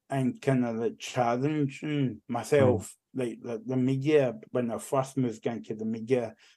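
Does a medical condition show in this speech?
Yes: cerebral palsy; childhood speech hard for others to understand, speech therapy at school, learned to talk.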